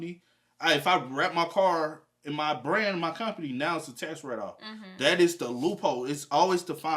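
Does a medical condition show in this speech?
No.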